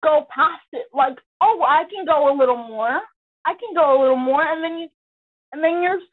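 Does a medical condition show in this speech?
Yes: cerebral palsy; born 26 weeks premature, amputee, full-time wheelchair user, intellectual disability, full-time and part-time aides; prolonged sitting and car travel hard on body, down about a week after trip.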